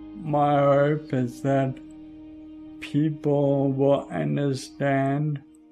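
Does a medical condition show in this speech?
Yes: Friedreich's ataxia.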